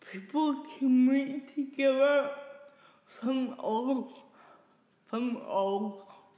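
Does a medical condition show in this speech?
Yes: cerebral palsy; past speech therapy with recorded playback.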